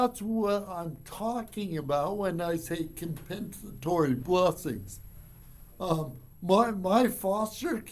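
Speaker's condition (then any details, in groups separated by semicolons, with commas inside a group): Cerebral palsy; from birth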